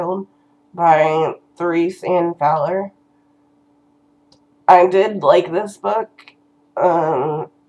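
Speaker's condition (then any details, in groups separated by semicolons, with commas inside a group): Cerebral palsy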